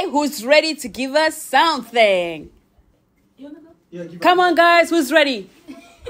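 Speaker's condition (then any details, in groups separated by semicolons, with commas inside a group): No condition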